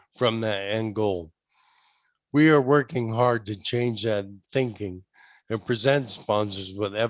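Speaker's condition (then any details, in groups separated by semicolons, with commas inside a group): ALS; limb onset; diagnosed age 48, investigational therapy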